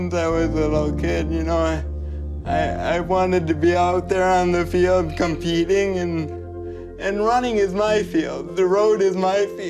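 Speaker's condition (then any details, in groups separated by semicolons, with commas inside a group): Cerebral palsy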